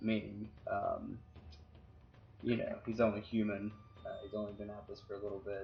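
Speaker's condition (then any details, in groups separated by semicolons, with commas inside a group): No condition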